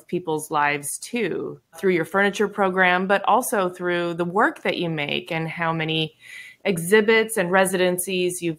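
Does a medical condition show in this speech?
No.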